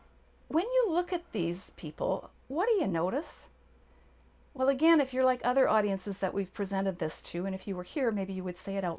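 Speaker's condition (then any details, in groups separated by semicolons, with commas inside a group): No condition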